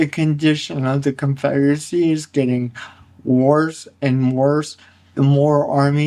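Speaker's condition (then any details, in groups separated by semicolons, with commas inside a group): Cerebral palsy; only one hand usable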